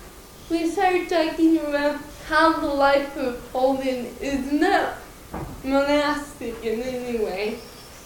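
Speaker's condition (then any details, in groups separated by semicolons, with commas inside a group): Cerebral palsy, mild; slightly slurred, harder to understand when excited and faster, easy to understand, took much work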